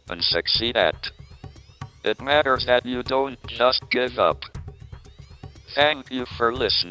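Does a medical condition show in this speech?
Yes: motor neurone disease, through a speech-generating device; onset age 21 during Cambridge PhD, tracheostomy after pneumonia at CERN, cannot walk, wheelchair user; speaks only through computerized voice; early speech impediment, steadily worsened, voice lost after tracheostomy, earlier thumb-controlled voice box.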